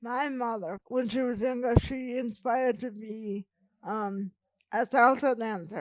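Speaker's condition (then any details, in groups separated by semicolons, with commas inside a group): Cerebral palsy; present from birth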